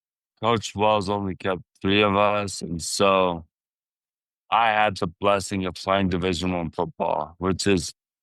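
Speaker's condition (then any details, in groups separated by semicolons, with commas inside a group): Traumatic brain injury; car crash, also broken back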